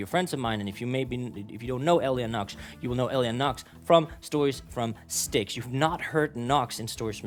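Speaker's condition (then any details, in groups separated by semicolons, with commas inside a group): No condition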